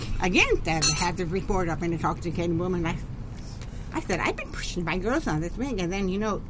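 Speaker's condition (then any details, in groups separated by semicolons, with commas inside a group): Profound deafness, genetic, profound; deaf voice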